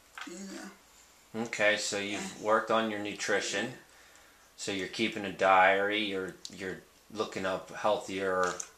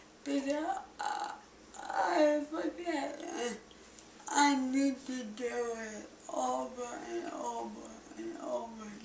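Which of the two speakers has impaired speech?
The second: cerebral palsy; cognitive rehabilitation therapy, lives independently; balance and speech most affected.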